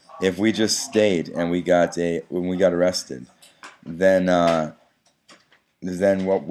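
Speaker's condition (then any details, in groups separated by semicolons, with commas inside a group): No condition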